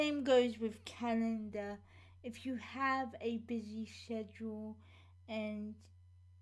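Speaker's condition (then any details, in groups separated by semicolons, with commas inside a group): Cerebral palsy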